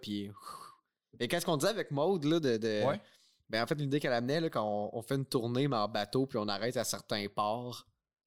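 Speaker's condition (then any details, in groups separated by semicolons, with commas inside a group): No condition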